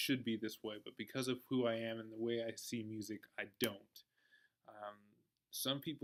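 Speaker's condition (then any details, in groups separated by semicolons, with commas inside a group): No condition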